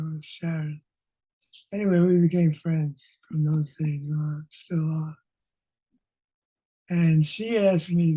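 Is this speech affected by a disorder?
Yes: Parkinson's disease.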